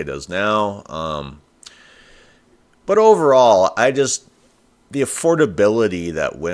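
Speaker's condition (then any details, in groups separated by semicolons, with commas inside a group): No condition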